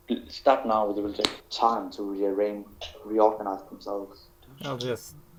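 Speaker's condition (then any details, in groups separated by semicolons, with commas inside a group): No condition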